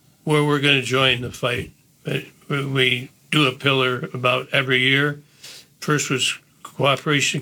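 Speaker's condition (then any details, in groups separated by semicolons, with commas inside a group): Parkinson's disease; first symptom hand cramping while still broadcasting, diagnosed about 11 years ago, progressive over years; later stage with drooling; once could not speak on live tv, diagnosed 2 days later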